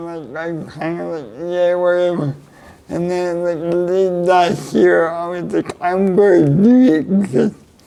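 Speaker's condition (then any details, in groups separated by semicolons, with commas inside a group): Cerebral palsy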